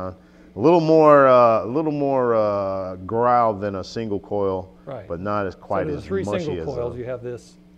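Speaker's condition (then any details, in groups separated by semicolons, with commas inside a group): No condition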